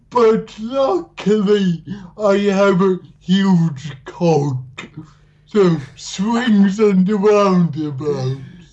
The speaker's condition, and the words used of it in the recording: Dysarthria. And it sounds like you have a little bit of a speech accent thing going on?